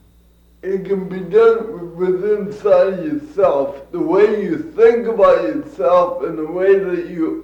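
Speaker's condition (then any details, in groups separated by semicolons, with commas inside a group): Cerebral palsy; from birth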